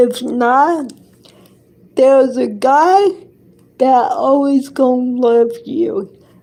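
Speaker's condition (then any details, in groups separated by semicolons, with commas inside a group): Cerebral palsy; affects hand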